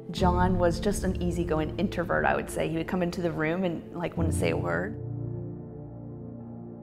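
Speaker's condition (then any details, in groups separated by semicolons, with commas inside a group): No condition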